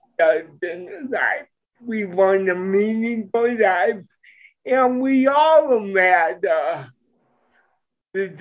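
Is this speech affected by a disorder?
Yes: cerebral palsy; present from birth.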